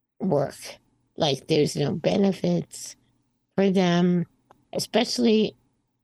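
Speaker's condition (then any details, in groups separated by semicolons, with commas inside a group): Spinal muscular atrophy type 2; singing now stronger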